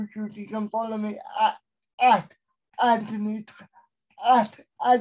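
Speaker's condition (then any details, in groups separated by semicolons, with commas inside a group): Cerebral palsy; one of more severe types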